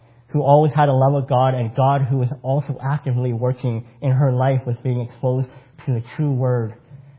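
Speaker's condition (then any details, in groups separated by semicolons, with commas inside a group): Cleft palate; congenital cleft palate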